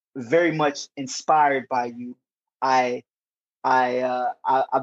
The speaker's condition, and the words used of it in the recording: Stuttering. As you can see, sometimes I stutter, I freeze up.